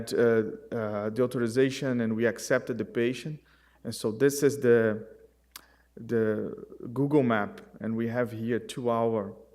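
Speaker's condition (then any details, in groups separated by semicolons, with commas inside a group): No condition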